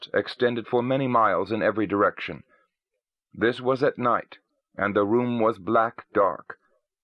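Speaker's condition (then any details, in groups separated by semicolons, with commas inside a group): No condition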